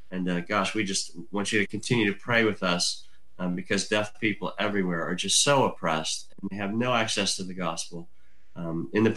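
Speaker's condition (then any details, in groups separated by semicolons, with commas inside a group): Cleft lip and palate; from birth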